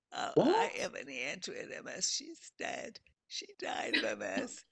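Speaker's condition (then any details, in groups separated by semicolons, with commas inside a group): Multiple sclerosis; losing her voice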